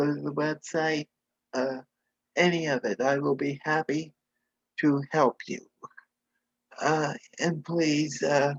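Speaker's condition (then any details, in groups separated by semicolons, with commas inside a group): Cerebral palsy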